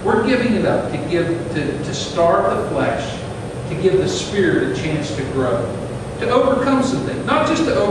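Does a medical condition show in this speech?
No.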